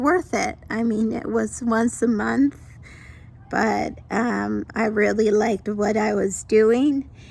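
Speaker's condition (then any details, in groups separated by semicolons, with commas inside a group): Mild cerebral palsy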